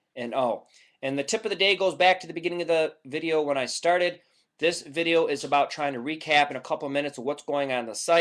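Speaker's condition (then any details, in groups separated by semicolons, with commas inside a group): No condition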